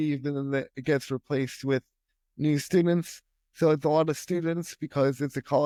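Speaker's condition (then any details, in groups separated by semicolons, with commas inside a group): Spastic quadriplegia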